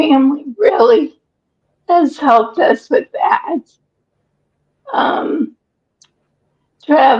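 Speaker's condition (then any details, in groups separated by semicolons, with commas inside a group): ALS; breathless after exertion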